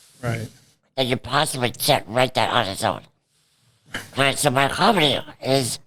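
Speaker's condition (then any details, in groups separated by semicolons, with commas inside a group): Cerebral palsy; present from birth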